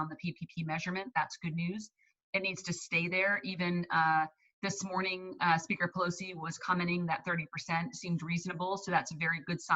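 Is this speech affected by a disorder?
No.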